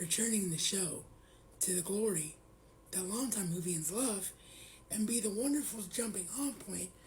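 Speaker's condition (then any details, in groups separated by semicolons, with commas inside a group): Cerebral palsy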